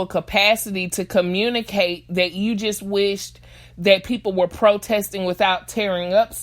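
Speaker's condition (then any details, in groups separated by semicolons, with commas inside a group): No condition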